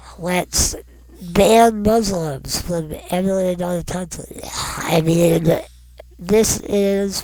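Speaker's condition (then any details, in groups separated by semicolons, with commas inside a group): Non-progressive muscular dystrophy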